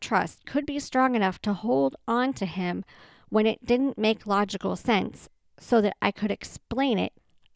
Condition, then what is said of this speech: Cleft palate. You know, you have a really good voice. It would be good on the radio.